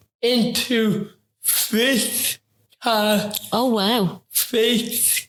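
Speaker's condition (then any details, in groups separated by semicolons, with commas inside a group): Ataxic cerebral palsy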